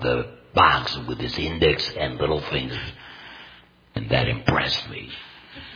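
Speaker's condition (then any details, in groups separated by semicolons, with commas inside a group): Total laryngectomy; may cough while speaking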